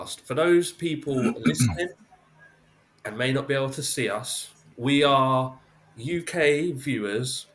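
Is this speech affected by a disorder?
No.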